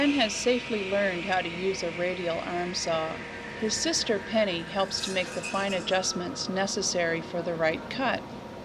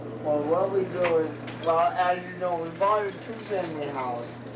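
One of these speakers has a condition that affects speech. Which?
The second: cerebral palsy; diagnosed in childhood; speech therapy two years before kindergarten.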